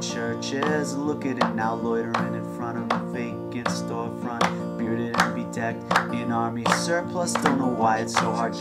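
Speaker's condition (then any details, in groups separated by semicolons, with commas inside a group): No condition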